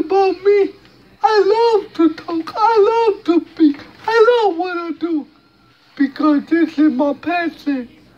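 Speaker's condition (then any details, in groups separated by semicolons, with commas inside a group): Cerebral palsy; speech hard to understand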